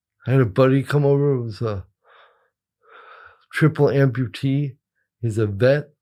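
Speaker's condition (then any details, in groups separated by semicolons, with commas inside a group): Cerebral palsy; present from birth; plays soccer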